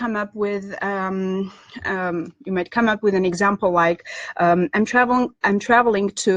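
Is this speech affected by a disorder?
No.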